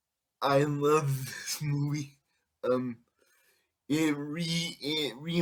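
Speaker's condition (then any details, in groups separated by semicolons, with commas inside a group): Cerebral palsy; able to speak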